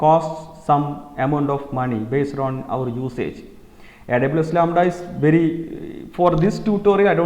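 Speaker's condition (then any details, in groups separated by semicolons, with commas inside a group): No condition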